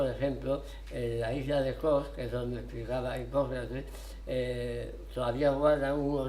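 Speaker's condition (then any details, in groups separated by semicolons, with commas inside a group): Tongue cancer, partial glossectomy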